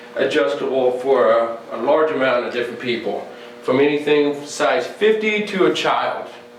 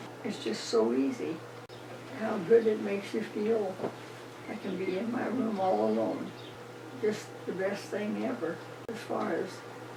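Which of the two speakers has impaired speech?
The second: multiple sclerosis; many years.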